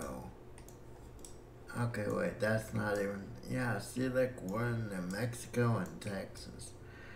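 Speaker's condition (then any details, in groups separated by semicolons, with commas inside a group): Cerebral palsy; breathing fine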